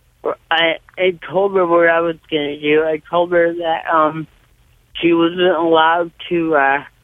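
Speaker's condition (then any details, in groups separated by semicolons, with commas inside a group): Cerebral palsy; severe cerebral palsy from birth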